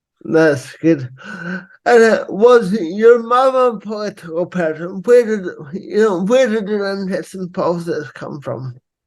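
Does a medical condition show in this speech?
Yes: cerebral palsy.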